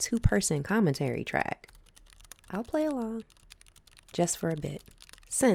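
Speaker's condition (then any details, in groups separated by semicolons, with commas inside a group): No condition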